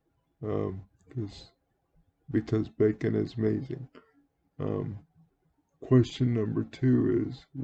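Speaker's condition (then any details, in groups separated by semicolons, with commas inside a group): Cerebral palsy; wheelchair user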